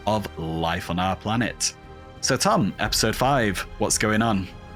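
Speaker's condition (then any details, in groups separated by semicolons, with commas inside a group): No condition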